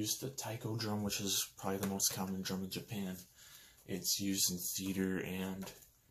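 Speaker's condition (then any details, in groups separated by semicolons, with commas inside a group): No condition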